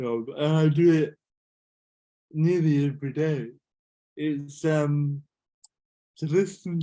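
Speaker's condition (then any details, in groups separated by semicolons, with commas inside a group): Cerebral palsy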